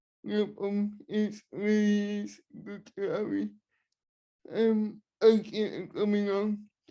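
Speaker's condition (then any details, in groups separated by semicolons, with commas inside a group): Cerebral palsy, spastic and dyskinetic; wheelchair user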